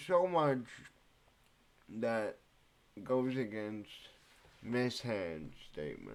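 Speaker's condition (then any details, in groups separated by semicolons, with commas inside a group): Cerebral palsy; speech affected by cerebral palsy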